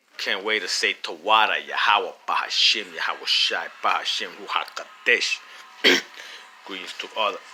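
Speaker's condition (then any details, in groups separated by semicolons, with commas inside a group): No condition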